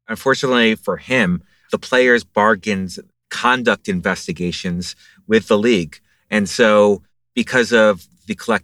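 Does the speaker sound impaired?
No.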